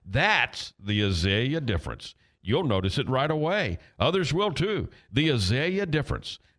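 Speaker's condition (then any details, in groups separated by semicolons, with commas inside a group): No condition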